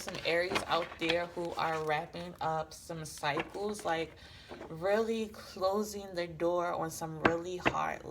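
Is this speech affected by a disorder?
No.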